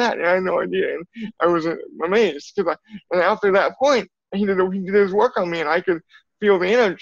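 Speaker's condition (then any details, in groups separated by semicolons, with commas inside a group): Cerebral palsy; from birth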